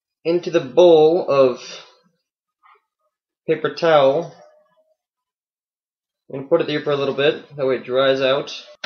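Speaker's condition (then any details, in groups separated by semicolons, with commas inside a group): No condition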